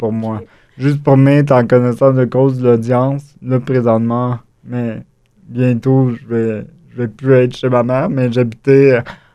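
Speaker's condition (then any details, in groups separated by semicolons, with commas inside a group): Cerebral palsy; acquired, wheelchair user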